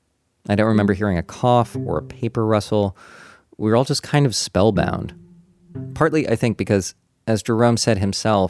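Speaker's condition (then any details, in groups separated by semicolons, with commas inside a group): No condition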